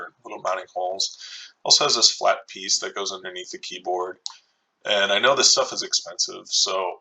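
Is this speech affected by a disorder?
No.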